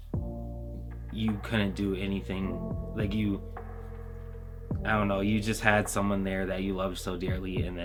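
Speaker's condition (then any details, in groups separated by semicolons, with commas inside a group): No condition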